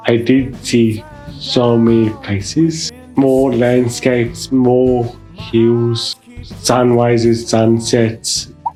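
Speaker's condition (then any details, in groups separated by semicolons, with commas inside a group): Mild cerebral palsy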